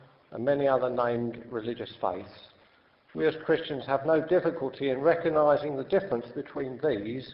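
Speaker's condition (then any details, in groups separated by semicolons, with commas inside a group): No condition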